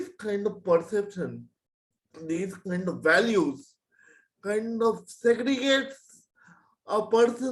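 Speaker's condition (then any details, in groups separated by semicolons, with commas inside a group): Cerebral palsy; present from birth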